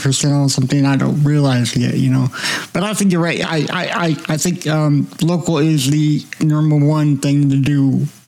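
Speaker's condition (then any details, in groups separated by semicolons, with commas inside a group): Cerebral palsy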